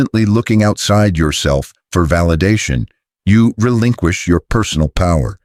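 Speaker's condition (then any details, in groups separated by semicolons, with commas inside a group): No condition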